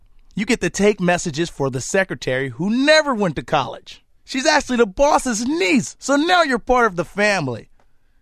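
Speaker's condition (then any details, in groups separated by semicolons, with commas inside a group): No condition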